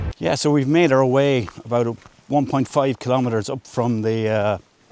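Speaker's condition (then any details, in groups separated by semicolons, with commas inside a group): No condition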